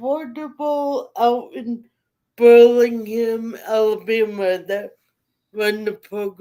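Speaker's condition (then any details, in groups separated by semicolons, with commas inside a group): Cerebral palsy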